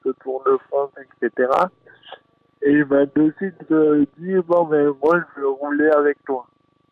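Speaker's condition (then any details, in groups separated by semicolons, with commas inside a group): Dystonia; present since birth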